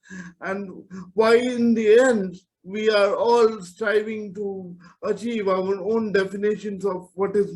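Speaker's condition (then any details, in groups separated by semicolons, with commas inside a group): Cerebral palsy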